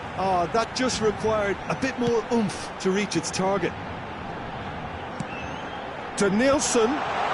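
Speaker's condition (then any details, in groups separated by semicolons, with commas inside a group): No condition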